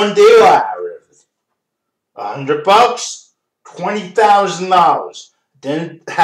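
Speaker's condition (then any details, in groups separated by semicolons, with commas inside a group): Cerebral palsy; cannot talk well, unusual voice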